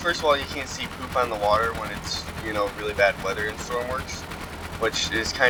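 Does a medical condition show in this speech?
No.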